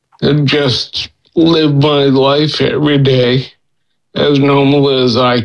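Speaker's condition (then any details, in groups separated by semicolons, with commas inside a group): Friedreich's ataxia; diagnosed at age 19, onset with balance and gait problems, wheelchair user about 25 years; 28 years since diagnosis, progressive, on Skyclarys over 2 years, 3 pills daily, nystagmus slowed; hard-to-understand speech with progression, speech and swallowing improved on Skyclarys, more speech confidence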